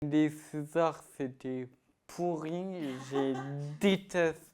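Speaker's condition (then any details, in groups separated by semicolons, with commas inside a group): Ataxia-telangiectasia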